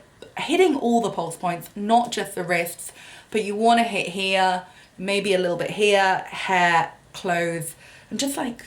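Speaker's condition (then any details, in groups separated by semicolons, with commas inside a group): No condition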